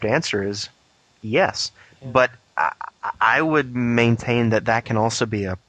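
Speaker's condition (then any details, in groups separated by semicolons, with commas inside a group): Stuttering; long concealed before coming out about it, now openly acknowledged; blocks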